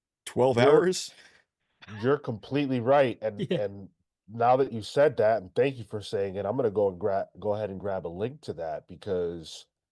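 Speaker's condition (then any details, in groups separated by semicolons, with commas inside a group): No condition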